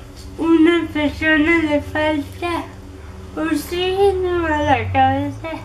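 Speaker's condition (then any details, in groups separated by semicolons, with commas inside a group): Cerebral palsy; from birth, oxygen deprivation at delivery, physical only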